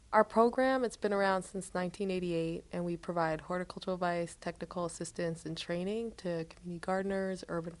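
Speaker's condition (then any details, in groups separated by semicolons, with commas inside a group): No condition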